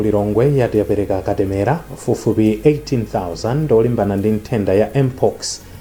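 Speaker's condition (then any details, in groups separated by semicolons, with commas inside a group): No condition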